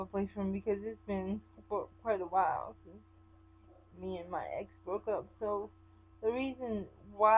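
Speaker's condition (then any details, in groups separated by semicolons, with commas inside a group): Cerebral palsy; sometimes affected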